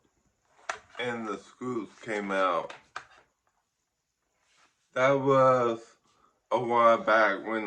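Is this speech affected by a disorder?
Yes: ataxic cerebral palsy.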